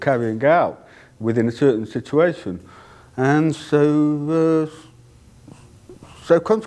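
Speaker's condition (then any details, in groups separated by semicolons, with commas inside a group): Deafness; cannot hear own voice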